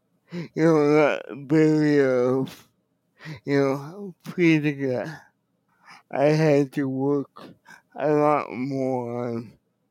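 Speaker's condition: Cerebral palsy; wheelchair user, can walk short distances with help; speech affected by cerebral palsy, others worried listeners would not understand

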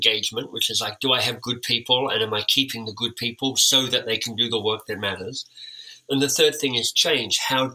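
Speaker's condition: Cleft lip and palate; orthodontic treatment

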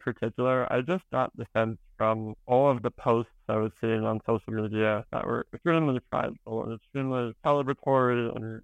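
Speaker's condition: Spinal muscular atrophy

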